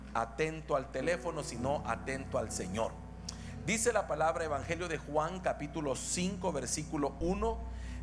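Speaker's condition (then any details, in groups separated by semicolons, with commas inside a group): No condition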